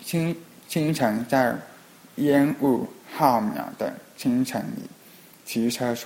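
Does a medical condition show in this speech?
Yes: hearing impairment; gets interrupted.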